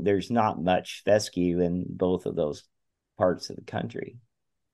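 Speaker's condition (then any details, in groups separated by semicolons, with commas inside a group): No condition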